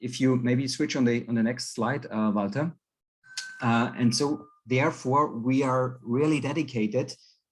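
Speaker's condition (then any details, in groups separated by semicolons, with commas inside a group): No condition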